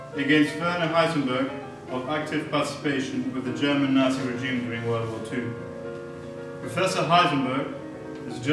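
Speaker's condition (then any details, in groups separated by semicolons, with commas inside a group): No condition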